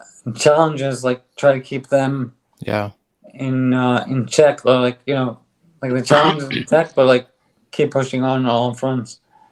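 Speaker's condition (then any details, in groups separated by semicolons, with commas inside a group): ALS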